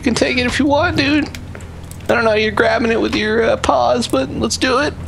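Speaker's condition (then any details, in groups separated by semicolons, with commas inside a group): No condition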